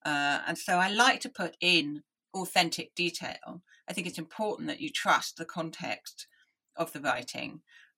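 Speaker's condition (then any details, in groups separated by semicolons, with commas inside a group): Deafness; hopeless and unwieldy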